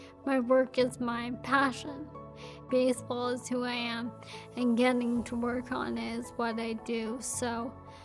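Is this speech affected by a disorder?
Yes: ALS; progressive motor neuron loss, non-genetic form; voice weakening.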